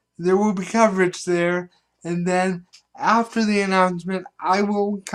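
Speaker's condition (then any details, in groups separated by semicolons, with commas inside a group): Cerebral palsy; reliable voice, uses voice control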